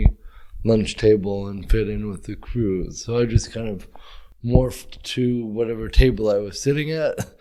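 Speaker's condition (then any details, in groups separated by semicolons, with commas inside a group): Cerebral palsy; brain injury, present from birth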